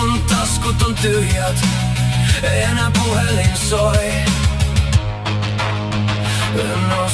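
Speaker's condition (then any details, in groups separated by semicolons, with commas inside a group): No condition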